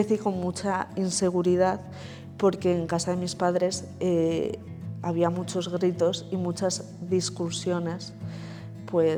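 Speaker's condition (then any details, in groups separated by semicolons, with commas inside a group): No condition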